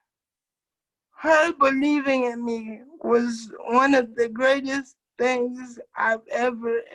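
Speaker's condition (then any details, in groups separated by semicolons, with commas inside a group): Cerebral palsy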